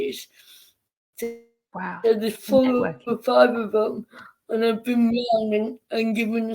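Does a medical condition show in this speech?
Yes: cerebral palsy.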